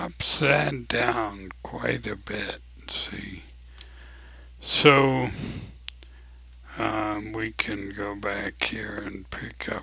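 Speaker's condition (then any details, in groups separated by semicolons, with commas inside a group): ALS; abnormally slow voice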